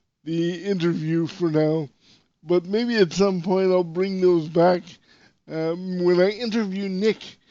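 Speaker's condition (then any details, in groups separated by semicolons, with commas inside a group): Cerebral palsy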